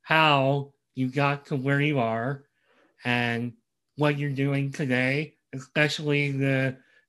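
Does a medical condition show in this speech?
Yes: cleft lip and palate; congenital.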